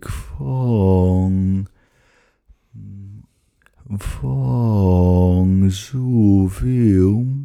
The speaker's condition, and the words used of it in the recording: Stuttering. Je bent iemand die wel, als je er niet op let, heel zwaar stottert.